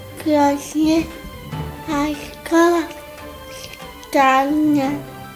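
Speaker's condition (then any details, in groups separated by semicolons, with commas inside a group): Cerebral palsy; cannot walk independently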